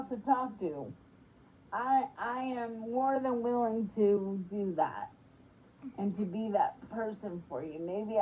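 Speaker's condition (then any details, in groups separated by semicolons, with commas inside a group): Spastic quadriplegic cerebral palsy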